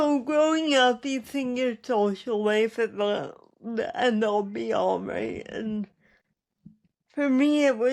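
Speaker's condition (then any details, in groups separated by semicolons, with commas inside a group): Mixed type cerebral palsy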